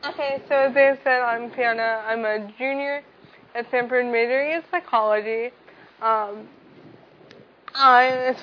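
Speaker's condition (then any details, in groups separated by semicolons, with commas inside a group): Cerebral palsy; spastic quadriplegic cerebral palsy, tight muscles, clumsy movements in all four limbs, very limited hand control; types slowly with one finger, Dragon Dictate voice dictation, Kurzweil and VoiceOver screen readers for reading trouble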